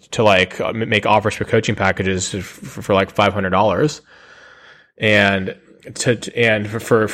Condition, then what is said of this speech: Stuttering. I got started, I've had a speech impediment with a stutter for my whole life.